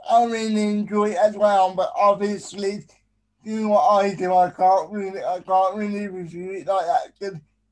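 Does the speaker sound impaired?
Yes: spastic quadriplegic cerebral palsy; affects basically everything, arms and legs affected, can use only one hand; able to communicate, stutters a lot, worse when distracted by several things.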